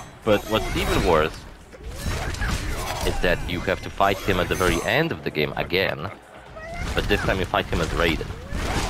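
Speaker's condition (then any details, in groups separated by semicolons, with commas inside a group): No condition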